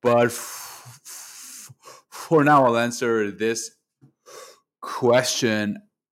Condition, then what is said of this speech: Stuttering. And just a quick note for the benefit of the listeners, I stutter.